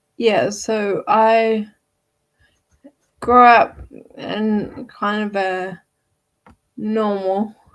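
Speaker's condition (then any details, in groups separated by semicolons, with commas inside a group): Friedreich's ataxia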